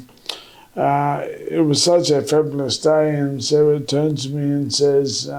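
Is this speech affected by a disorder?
Yes: MND; diagnosed 10 years ago, trial drug 8.5 years slowing progression.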